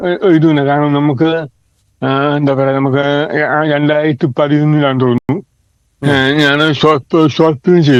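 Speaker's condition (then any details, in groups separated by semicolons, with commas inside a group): Cerebral palsy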